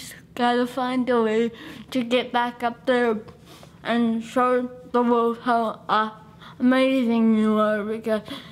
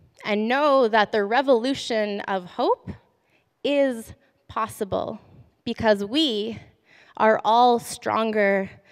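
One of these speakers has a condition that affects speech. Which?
The first: cerebral palsy.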